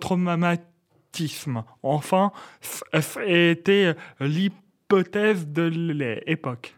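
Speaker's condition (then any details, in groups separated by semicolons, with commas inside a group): Stuttering; cause hypothesized as several traumas; repeated sounds, repeated words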